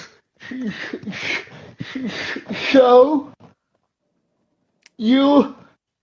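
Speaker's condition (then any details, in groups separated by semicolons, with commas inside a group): Cerebral palsy; uses wheelchair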